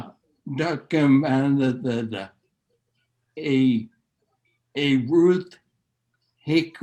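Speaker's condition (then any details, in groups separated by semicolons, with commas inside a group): Neurological disease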